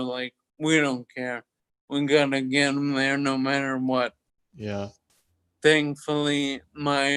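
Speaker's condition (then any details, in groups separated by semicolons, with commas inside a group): Toxic leukoencephalopathy, locked-in syndrome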